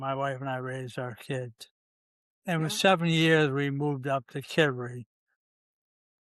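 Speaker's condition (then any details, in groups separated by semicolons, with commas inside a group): ALS, C9 mutation; limb onset in fingers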